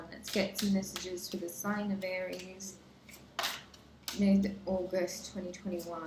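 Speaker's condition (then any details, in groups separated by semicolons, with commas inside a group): No condition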